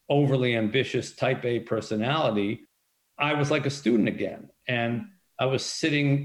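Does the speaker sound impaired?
No.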